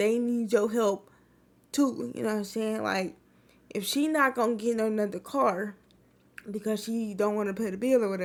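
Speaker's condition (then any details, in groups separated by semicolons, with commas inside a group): Cerebral palsy; wheelchair user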